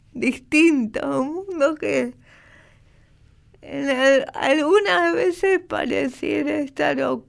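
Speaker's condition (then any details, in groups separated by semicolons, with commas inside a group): Cerebral palsy; prompting others' prejudice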